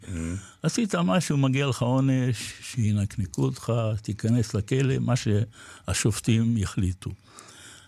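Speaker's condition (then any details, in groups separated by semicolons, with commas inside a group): Parkinson's disease; diagnosed after two road accidents ten months apart; recently diagnosed, makes body and daily life difficult, had to sell motorcycle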